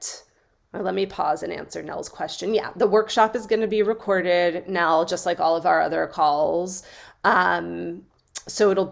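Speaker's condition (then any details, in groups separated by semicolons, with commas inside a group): No condition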